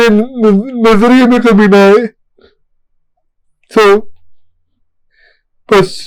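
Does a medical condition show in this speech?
Yes: cerebral palsy; voice not clear.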